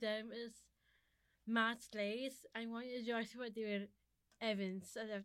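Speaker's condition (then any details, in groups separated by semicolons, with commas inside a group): Down syndrome; described as a learning disability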